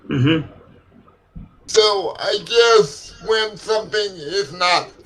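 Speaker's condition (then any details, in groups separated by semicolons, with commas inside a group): Cerebral palsy; legs affected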